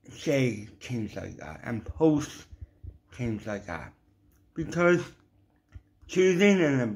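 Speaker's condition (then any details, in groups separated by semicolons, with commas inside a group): Cerebral palsy; mild, ataxic type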